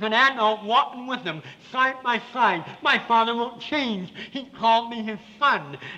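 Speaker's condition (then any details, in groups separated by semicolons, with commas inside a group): Severe cleft palate with lisp; congenital, hole in roof of mouth, no upper lip, half nose, many corrective surgeries; still speaks with a lisp, hard to understand, could not speak clearly for first 17 years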